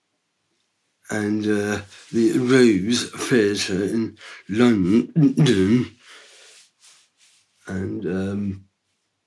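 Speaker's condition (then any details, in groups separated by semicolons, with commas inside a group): Down syndrome; three copies of chromosome 21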